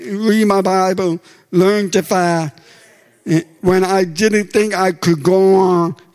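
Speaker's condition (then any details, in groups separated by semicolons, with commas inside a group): Deafness; comfortable speaking and using own voice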